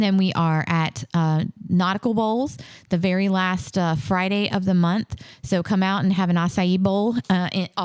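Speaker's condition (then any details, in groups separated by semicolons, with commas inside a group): No condition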